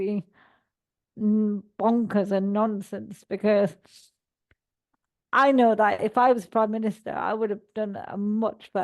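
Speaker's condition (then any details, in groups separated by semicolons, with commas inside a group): Cerebral palsy; all four limbs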